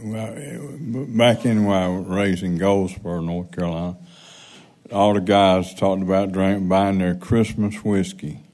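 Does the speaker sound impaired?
Yes: Parkinson's.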